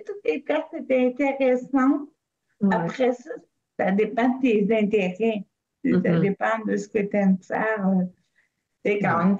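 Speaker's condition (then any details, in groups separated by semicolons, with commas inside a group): Cerebral palsy; shows a little in voice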